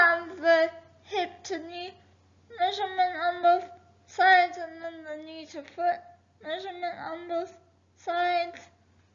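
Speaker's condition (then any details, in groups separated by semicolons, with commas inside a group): Cerebral palsy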